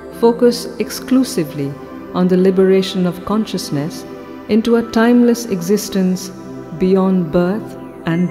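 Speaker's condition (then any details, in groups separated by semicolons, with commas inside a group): No condition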